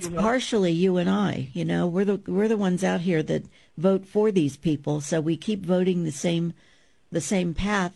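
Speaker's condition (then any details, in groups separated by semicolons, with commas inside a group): No condition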